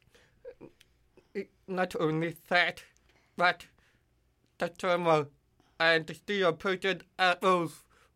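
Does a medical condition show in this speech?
Yes: deafness; voice distorted when screaming at full volume, needs others' feedback on loudness.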